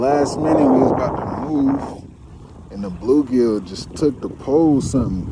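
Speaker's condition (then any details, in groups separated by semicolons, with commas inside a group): No condition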